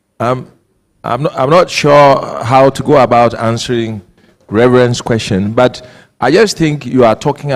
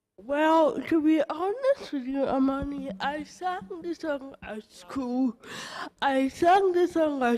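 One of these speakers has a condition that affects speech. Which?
The second: cerebral palsy; present from birth.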